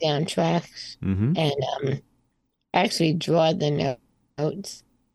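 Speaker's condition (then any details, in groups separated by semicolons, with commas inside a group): Spinal muscular atrophy type 2; sensation unaffected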